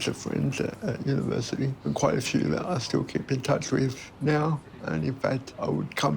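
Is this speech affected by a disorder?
Yes: cerebral palsy.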